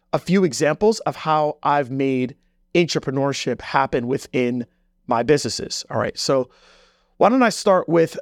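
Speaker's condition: No condition

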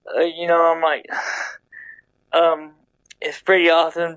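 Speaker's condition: Double hemiplegia cerebral palsy

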